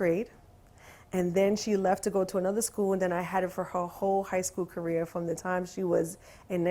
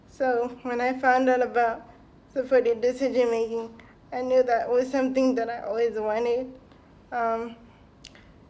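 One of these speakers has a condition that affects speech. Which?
The second: cerebral palsy; wheelchair user; diagnosed at 9 months.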